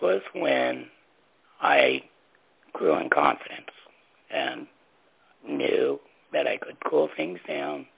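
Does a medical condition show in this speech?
Yes: laryngectomy; voice box surgically removed after cancer at young age; learned to talk differently, different tone of voice.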